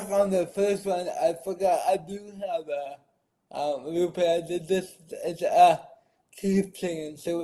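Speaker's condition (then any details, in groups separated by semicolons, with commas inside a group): Cerebral palsy; diagnosed after cardiac arrest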